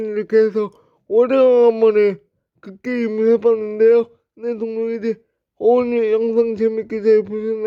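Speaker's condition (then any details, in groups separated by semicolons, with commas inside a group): Brain lesion disability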